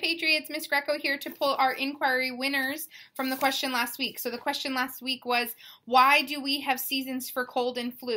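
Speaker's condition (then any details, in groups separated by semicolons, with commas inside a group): No condition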